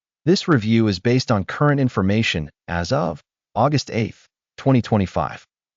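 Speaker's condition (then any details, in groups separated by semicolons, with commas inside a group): No condition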